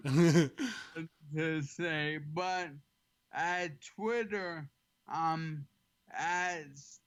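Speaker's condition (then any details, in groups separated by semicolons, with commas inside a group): ALS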